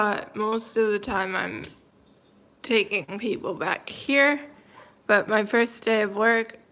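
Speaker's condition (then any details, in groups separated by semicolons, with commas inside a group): Cerebral palsy, mild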